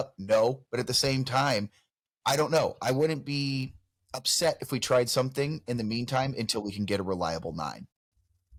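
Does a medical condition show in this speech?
No.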